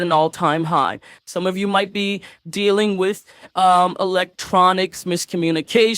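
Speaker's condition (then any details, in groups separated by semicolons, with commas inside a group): No condition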